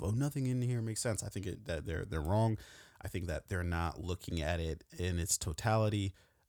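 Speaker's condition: No condition

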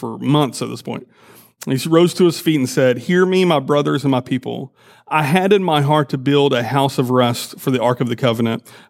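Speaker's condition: No condition

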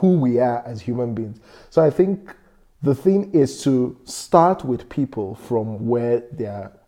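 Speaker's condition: No condition

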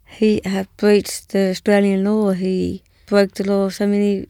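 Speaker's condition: Down syndrome; learning difficulty; age 38

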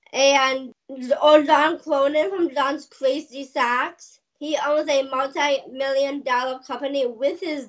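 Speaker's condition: Down syndrome

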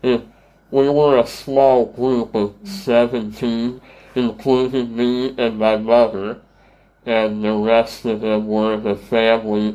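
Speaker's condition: Treacher Collins syndrome; adult, wears hearing aid, tracheostomy scar, does public speaking

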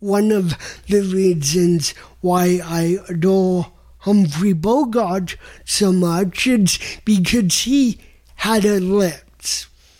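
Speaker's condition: Cerebral palsy; non-progressive

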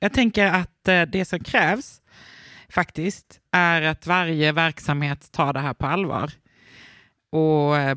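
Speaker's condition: No condition

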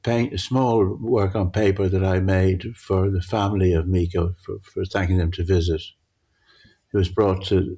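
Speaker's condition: Parkinson's; grouped objects merge together

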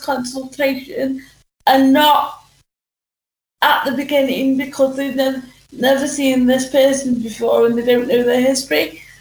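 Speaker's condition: Cerebral palsy; relies on power chair

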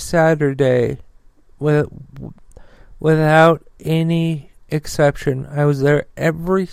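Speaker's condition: Stutter; childhood stutter, pronunciation practice with grandma from about six, speech therapy, then stuttered every sixth sentence; stutter ongoing, still practices pronunciation; speaks slowly to avoid stuttering, fast speech triggers stutter; repeated sounds

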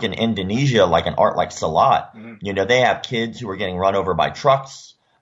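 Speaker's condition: Cleft lip and palate; facial scars from surgeries

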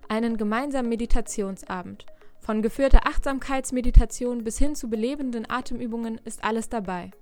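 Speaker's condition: No condition

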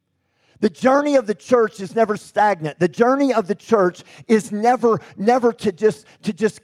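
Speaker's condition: Cleft lip and palate; congenital, present from birth; preaches publicly, has preached in over 50 nations; expected never to be able to speak

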